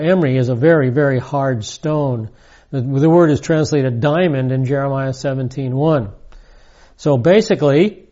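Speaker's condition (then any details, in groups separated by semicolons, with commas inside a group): No condition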